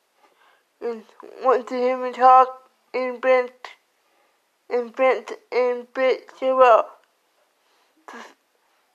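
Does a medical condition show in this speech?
Yes: cerebral palsy; slurred speech.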